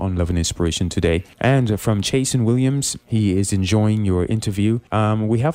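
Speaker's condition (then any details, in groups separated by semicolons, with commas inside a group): No condition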